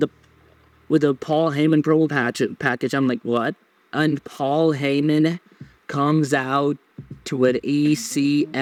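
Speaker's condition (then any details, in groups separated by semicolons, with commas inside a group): No condition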